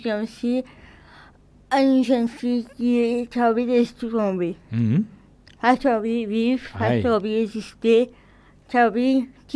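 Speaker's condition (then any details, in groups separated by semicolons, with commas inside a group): Cerebral palsy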